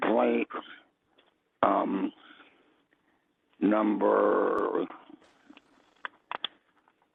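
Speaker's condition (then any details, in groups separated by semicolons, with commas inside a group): Vocal cord cancer; difficulty speaking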